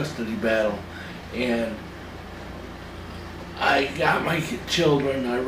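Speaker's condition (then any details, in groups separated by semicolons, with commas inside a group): Cerebral palsy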